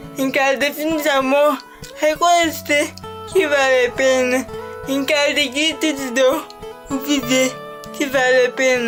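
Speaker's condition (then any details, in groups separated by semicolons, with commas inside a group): Mixed cerebral palsy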